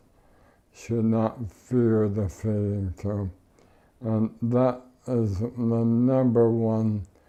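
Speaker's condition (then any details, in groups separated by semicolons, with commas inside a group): ALS; breathing machine, physical therapy, no tracheostomy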